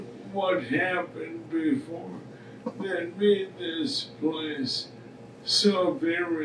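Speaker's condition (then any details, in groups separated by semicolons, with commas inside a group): ALS; speech difficulty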